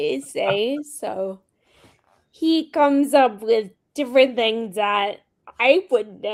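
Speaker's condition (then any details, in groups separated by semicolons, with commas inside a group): Friedreich's ataxia; speech changed early, voice recognition often fails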